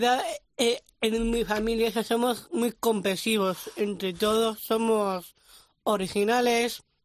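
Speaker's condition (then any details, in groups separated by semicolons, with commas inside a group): Down syndrome; age 19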